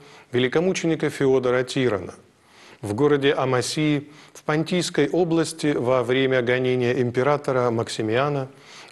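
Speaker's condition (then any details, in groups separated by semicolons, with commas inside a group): No condition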